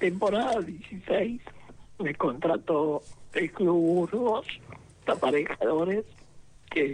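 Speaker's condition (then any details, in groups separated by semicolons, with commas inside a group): Laryngectomy, esophageal speech; total laryngectomy for cancer of larynx and vocal cords, four complicated operations, totally mute after surgery; cancer reported all well after surgery and treatment, some bad days; esophageal voice, very hard to relearn, sounds fairly clear, no assistive device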